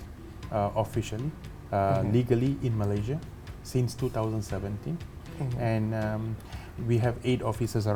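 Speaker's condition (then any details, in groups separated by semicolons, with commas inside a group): No condition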